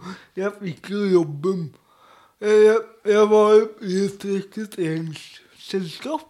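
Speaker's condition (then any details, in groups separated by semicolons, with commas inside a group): Cerebral palsy; speech difficulties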